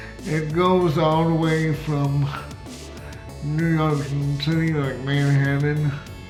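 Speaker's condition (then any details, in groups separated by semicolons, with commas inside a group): Cerebral palsy, severe; spastic type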